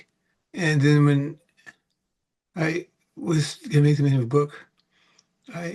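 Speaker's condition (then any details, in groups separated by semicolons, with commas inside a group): Parkinson's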